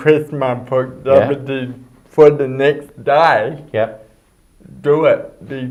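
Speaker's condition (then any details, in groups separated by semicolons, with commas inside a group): Cerebral palsy; speech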